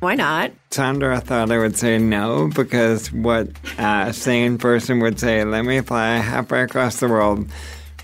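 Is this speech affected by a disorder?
Yes: ALS; onset age 36, first symptom weak left hand cramping with pen, shaking hands; progressing slowly.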